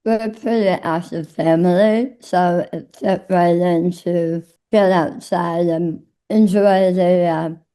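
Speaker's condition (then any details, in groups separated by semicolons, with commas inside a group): Tongue cancer; tongue cancer, treated with surgery; in remission after surgery; swallowing worse after surgery, speech often not understood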